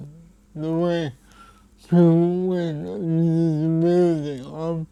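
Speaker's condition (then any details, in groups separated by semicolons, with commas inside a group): Cerebral palsy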